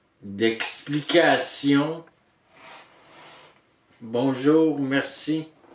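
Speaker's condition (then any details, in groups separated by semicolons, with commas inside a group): Traumatic brain injury; surgery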